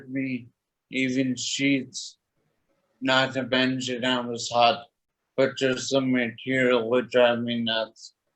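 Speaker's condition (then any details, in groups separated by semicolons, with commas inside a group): Toxic leukoencephalopathy, locked-in syndrome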